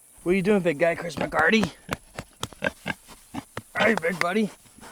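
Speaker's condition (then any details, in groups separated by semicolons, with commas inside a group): No condition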